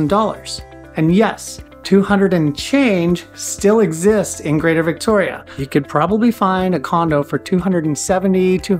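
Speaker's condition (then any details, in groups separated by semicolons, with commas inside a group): No condition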